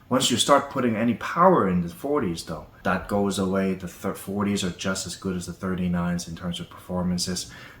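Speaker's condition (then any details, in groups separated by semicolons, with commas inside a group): No condition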